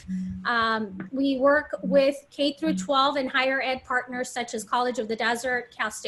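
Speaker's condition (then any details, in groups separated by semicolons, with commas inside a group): No condition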